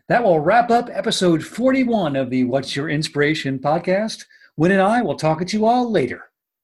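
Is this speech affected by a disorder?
No.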